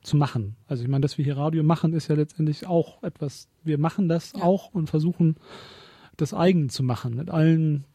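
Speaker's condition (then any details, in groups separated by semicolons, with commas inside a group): No condition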